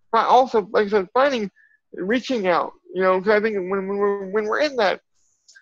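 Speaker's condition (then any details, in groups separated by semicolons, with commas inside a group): Cerebral palsy; from birth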